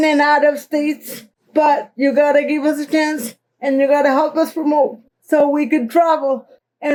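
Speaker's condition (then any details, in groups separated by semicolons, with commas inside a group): Cerebral palsy; present from birth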